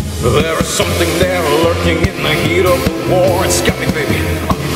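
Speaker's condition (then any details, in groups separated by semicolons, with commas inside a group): No condition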